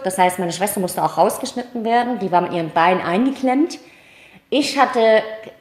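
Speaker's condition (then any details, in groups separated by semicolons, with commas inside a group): Cleft palate, mild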